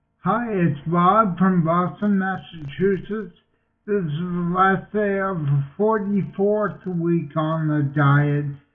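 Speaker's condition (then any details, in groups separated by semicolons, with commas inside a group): Multiple sclerosis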